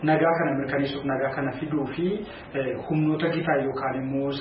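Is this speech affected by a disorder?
No.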